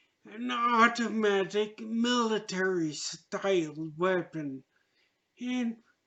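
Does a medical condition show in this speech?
Yes: traumatic brain injury.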